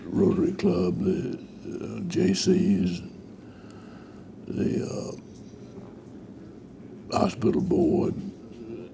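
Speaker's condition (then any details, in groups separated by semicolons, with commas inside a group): Parkinson's disease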